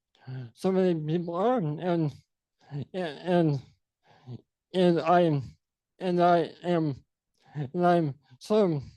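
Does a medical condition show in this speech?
Yes: ALS; sporadic form; diagnosed at age 32.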